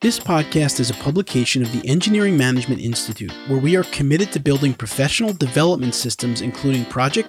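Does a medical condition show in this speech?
No.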